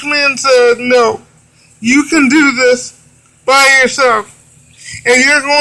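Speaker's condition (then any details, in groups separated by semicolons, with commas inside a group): Cerebral palsy; wheelchair user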